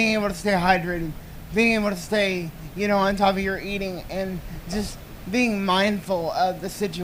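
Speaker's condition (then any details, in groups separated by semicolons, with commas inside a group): Cerebral palsy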